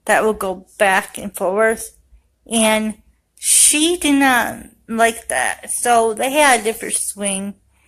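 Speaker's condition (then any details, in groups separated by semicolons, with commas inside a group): Cerebral palsy; affects walking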